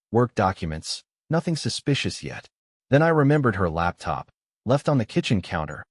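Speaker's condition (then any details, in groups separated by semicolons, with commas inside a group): No condition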